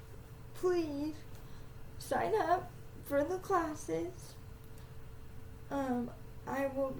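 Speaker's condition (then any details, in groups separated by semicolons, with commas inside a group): Cerebral palsy, spastic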